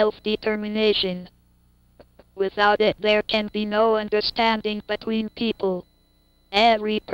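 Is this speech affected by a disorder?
Yes: cerebral palsy; cannot move limbs.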